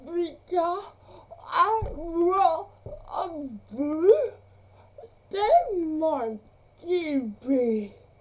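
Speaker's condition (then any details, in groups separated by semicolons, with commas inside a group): Cerebral palsy; since birth, difficult birth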